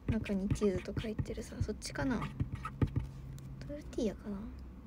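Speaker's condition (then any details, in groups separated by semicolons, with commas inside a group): No condition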